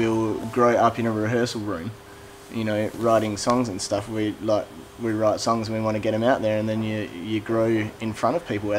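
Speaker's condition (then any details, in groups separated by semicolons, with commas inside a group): No condition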